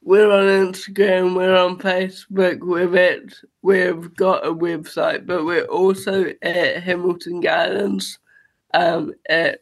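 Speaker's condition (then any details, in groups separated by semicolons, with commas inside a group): Cerebral palsy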